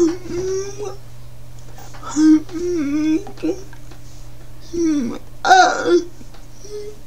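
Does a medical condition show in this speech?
Yes: cerebral palsy.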